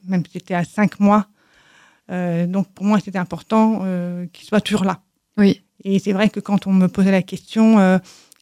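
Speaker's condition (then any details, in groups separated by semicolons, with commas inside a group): Deafness from birth; congenital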